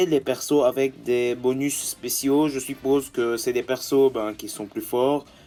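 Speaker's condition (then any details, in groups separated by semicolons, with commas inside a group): No condition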